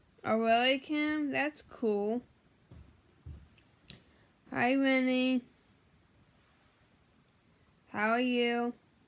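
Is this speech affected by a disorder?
Yes: brain injury; memory problems.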